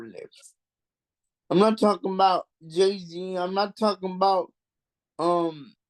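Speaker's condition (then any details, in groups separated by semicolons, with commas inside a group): Cerebral palsy; mild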